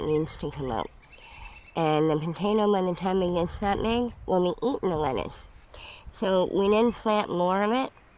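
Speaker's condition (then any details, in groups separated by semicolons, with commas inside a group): No condition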